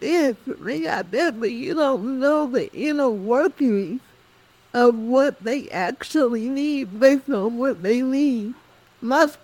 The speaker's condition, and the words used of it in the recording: Cerebral palsy. But people don't want to hire you because of your speech.